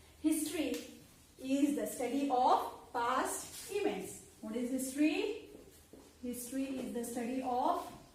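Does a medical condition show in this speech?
No.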